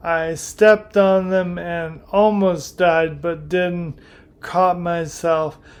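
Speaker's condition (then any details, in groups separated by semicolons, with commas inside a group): Primary lateral sclerosis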